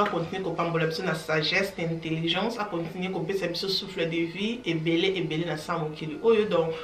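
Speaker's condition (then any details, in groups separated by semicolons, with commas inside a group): No condition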